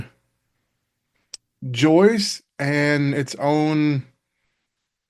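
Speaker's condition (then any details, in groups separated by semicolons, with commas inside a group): No condition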